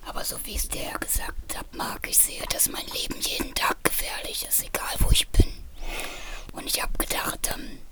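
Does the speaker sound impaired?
Yes: voice disorder after laryngeal cancer, radiation scarring of vocal folds; laryngeal cancer treated with radiation and chemotherapy, vocal cord scarring from radiation, swallowing disorder; ongoing vocal cord impairment, swallowing problems, eating with workarounds, mostly fed via feeding tube; voice somewhat quieter, audibly affected, recording volume turned up high.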